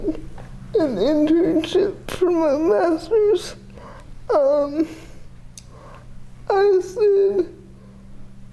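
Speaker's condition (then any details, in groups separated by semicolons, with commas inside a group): Cerebral palsy, athetoid, severe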